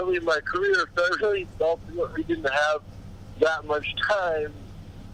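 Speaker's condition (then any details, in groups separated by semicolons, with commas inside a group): Cerebral palsy; body deteriorating with age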